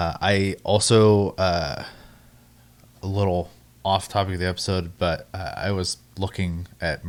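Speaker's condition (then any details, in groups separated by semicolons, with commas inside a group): No condition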